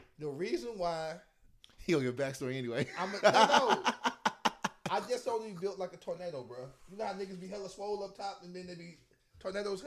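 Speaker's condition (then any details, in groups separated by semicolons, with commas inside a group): No condition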